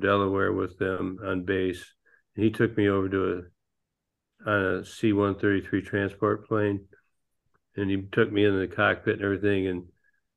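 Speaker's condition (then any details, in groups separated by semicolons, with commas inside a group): Parkinson's disease; ping pong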